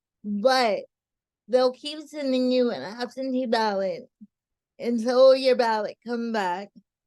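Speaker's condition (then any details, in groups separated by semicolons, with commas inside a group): Cerebral palsy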